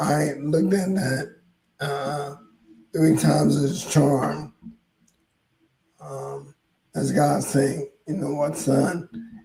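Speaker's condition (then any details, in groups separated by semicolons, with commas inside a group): ALS; hoarse voice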